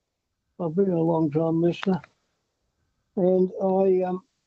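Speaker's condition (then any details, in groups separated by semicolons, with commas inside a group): Parkinson's disease; described as not easy to contend with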